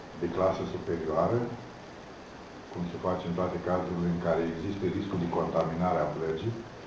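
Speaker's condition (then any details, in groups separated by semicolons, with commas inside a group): No condition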